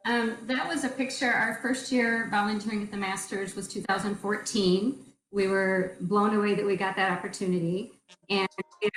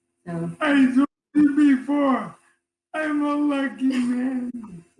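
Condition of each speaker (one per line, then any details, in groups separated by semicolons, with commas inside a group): No condition
ALS; diagnosed age 54, two years since onset, arm onset, leg weakness; voice affected, hard to understand, partner interprets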